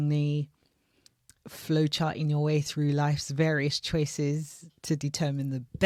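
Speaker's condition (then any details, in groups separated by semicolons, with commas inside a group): No condition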